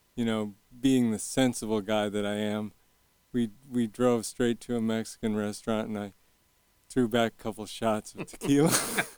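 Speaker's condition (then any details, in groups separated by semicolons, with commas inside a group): Young onset Parkinson's disease; two 3-inch brain probes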